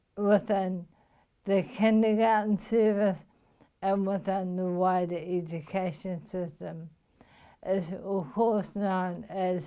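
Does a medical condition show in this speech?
Yes: motor neuron disease.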